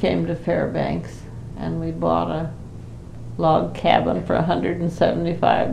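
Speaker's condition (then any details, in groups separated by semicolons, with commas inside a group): Parkinson's; not very able to do much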